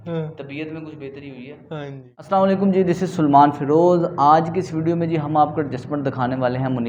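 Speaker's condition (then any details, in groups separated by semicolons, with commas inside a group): No condition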